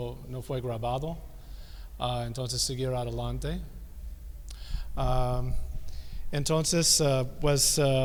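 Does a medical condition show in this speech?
No.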